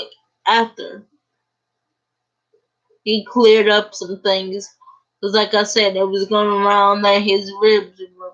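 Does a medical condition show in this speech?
Yes: cerebral palsy; uses a wheelchair.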